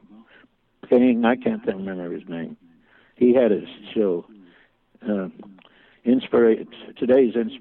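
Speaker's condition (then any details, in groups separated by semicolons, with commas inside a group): Parkinson's; slowly progressive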